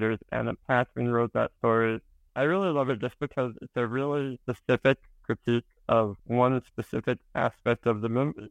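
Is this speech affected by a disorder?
Yes: spinal muscular atrophy.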